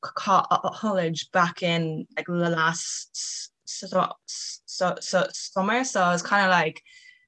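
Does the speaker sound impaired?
Yes: stuttering; onset at age 3, inherited from mother who also stutters, more covertly; age 23, in and out of speech therapy, many therapists, not currently attending; more severe than mother's; here repeated sounds, prolonged sounds.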